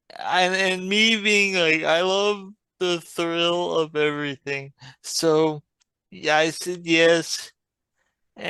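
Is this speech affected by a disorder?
Yes: traumatic brain injury.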